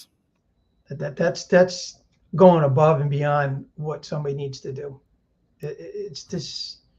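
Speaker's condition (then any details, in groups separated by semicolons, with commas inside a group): No condition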